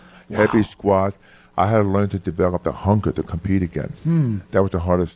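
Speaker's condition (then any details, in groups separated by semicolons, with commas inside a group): Hearing loss; about 5 years since ear surgery, no hearing aid in left ear now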